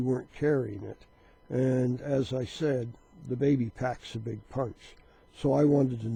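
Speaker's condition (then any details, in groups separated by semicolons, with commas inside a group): No condition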